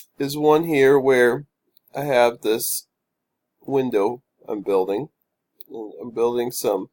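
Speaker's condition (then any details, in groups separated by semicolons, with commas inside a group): No condition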